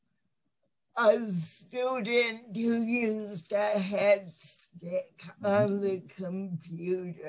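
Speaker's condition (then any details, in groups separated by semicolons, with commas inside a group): Cerebral palsy; lifelong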